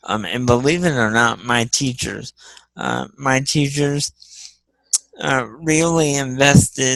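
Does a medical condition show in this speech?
Yes: cerebral palsy.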